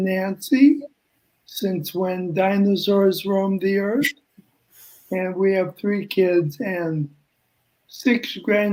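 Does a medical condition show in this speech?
Yes: ALS; mainly affects voice and breathing.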